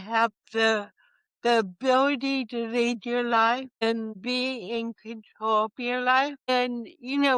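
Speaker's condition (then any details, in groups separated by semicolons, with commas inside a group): Cerebral palsy; present from birth, initially mild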